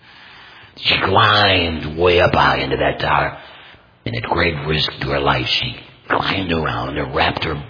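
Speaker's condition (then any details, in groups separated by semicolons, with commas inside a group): Total laryngectomy; voice prosthesis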